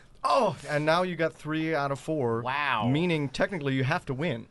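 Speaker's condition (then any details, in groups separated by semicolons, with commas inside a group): No condition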